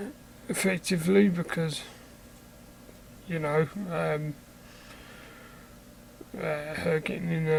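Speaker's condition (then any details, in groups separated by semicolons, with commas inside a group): Cerebral palsy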